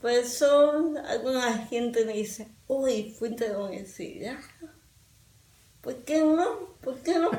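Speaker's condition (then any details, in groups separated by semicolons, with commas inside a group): Cerebral palsy; from birth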